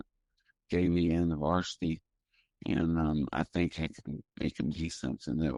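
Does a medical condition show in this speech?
Yes: primary progressive multiple sclerosis.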